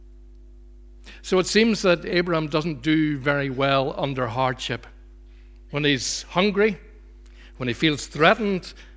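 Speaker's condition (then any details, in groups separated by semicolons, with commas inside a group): No condition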